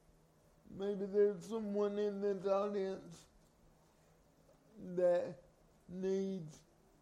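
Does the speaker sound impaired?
Yes: cerebral palsy; from birth, carried everywhere by parents.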